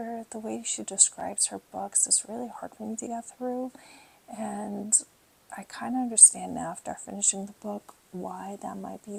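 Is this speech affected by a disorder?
No.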